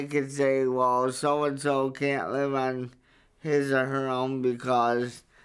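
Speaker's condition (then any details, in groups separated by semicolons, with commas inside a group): Cerebral palsy; verbal, able to speak up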